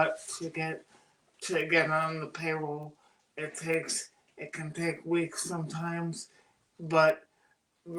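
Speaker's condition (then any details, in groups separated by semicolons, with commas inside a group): Cerebral palsy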